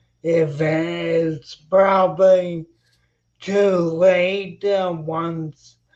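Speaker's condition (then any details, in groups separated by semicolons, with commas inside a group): Spinocerebellar ataxia; onset at 26, slow progression, hand jerks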